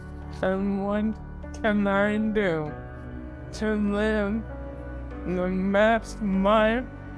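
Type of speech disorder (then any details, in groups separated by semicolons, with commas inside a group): Bulbar dysarthria; bulbar-onset ALS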